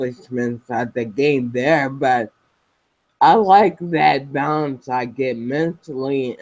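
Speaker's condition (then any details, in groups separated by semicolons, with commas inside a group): Spinocerebellar ataxia type 7, SCA7; progressive degenerative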